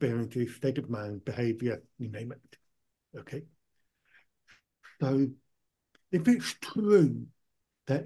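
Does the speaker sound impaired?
Yes: profound deafness; born profoundly deaf, powerful hearing aids early, cochlear implant one ear after ear problem; hearing aids let own speech be heard, speech not too bad.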